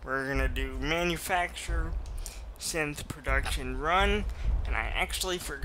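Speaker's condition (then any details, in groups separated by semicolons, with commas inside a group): Cerebral palsy, mild; speech sometimes affected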